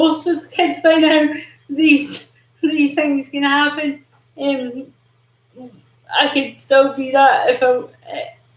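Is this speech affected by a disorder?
Yes: cerebral palsy.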